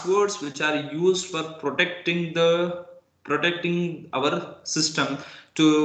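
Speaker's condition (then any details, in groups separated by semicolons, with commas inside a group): No condition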